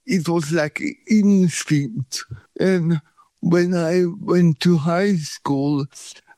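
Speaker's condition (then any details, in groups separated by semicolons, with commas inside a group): Cerebral palsy; feet opposite of Charlie Chaplin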